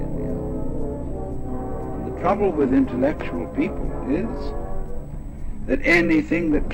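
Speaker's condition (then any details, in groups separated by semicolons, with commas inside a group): No condition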